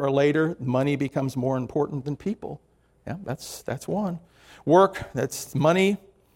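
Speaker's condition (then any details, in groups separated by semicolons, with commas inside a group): No condition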